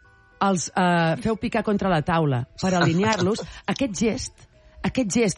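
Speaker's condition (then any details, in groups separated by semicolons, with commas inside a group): No condition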